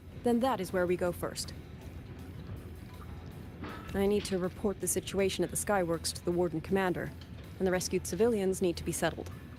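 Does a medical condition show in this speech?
No.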